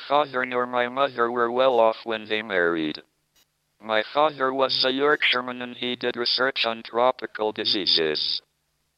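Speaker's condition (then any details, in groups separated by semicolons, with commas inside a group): Motor neurone disease, speech-generating device; onset age 21 during Cambridge PhD, tracheostomy after pneumonia at CERN, cannot walk, wheelchair user; speaks only through computerized voice; early speech impediment, steadily worsened, voice lost after tracheostomy, earlier thumb-controlled voice box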